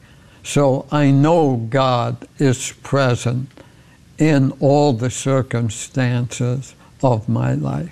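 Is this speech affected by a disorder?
Yes: ALS; progressive neurodegenerative disease causing loss of muscle control.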